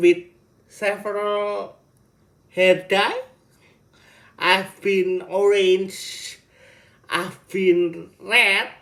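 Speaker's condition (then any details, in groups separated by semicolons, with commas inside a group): Cerebral palsy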